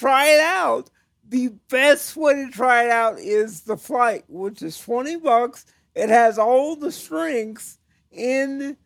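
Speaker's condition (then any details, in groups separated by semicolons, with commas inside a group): Cerebral palsy; types with one finger, chronic pain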